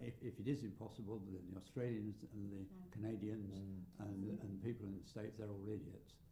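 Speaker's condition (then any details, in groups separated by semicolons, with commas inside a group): Motor neurone disease; final days of life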